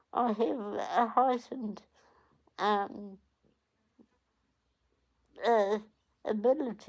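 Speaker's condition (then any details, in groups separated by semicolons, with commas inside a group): Cerebral palsy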